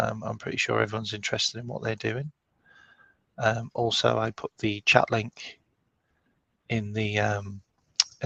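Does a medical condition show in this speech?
No.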